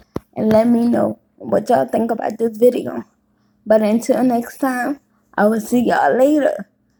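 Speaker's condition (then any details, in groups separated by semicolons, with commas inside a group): Cerebral palsy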